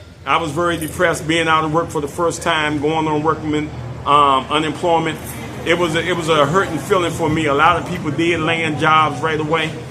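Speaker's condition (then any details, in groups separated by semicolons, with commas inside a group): No condition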